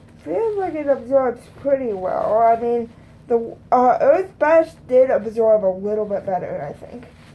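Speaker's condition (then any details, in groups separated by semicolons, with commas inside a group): Cerebral palsy; both hands affected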